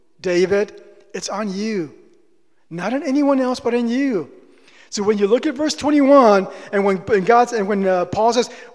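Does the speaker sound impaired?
No.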